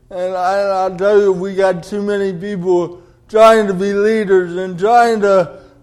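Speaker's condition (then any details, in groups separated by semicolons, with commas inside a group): Cerebral palsy; delayed development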